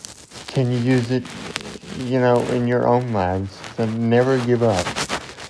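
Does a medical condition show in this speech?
Yes: cerebral palsy; cerebral palsy since birth, wheelchair user.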